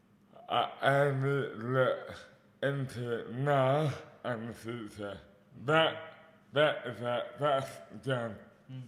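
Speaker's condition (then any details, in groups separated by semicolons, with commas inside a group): Dystonia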